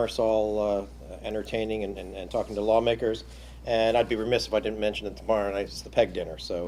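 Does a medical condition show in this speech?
No.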